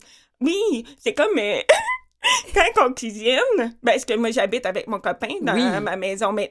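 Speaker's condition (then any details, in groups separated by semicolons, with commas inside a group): Profound deafness with cochlear implant, congenital; lip-reads to confirm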